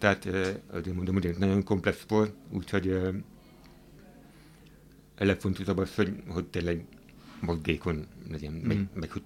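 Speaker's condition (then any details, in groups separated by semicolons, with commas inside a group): Hearing impairment; hard of hearing, wears hearing aids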